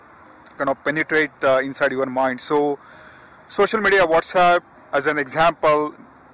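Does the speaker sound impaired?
No.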